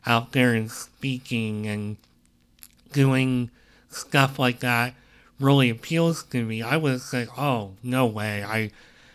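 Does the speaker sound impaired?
Yes: cleft lip and palate; congenital cleft lip and palate, present since birth.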